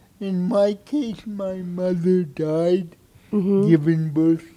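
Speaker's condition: Cerebral palsy; no medication

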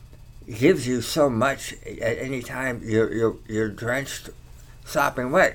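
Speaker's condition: Tongue cancer surgery; slight slur, talks okay

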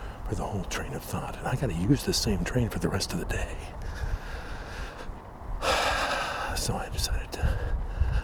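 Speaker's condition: No condition

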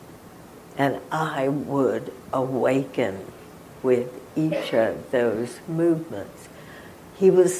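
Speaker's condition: Spasmodic dysphonia; throat cancer suspected

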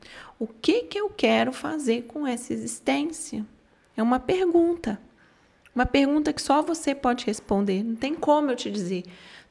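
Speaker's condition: No condition

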